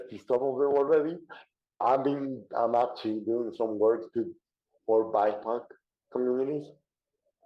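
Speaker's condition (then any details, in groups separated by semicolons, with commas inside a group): Cerebral palsy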